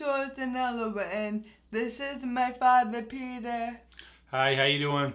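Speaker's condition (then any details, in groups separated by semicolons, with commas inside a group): Anoxic brain injury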